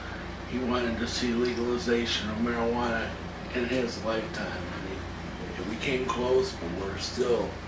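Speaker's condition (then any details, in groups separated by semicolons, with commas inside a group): Cerebral palsy; from birth, spasticity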